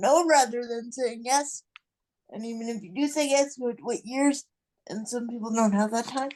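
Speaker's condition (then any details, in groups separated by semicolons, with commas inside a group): Cerebral palsy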